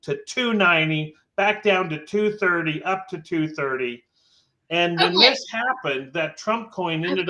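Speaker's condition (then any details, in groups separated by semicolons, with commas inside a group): No condition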